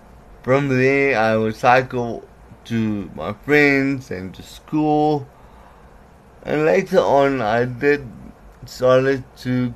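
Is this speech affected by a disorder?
Yes: cerebral palsy; myasthenia gravis muscle fatigue, breathing weakness, sometimes out of breath, uses oxygen machine, on medication.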